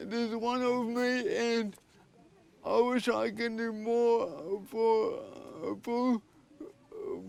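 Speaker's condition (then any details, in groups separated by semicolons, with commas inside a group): Cerebral palsy; from birth, spasticity; high needs, 24-hour care, movements effortful and draining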